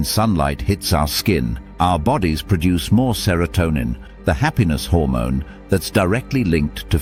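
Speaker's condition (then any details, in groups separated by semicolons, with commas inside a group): No condition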